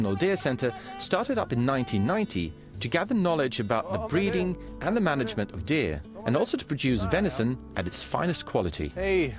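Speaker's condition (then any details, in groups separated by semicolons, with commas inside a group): No condition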